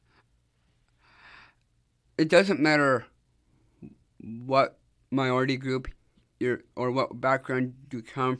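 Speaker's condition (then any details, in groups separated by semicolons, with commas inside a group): Down syndrome; able to do public speaking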